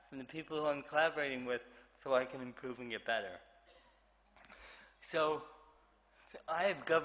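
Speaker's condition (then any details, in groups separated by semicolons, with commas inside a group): Cerebral palsy; affects movement and speech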